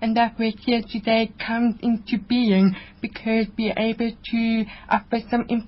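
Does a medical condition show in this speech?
Yes: profound hearing loss; congenital, no family history, diagnosed at 9 months, cochlear implant at Tigerberg unit in early 20s; age 50, uses cochlear implant, hears high speech frequencies, ongoing therapy with audiologist Jenny Perrold; learned to speak through extensive speech therapy with parent and speech therapist after diagnosis.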